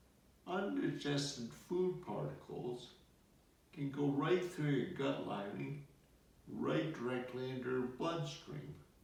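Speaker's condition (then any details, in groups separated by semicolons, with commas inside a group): Multiple sclerosis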